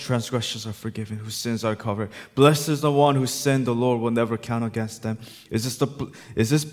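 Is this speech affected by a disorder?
No.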